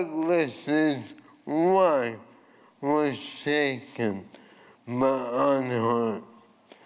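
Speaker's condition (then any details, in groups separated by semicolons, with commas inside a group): ALS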